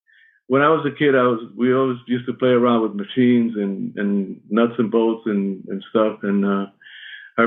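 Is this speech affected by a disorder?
Yes: Parkinson's; may stumble on words.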